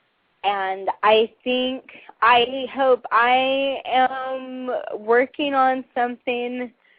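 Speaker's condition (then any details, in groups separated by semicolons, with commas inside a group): Cerebral palsy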